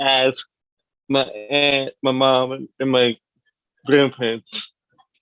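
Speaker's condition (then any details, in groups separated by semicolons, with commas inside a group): Cerebral palsy; from birth, lower limbs affected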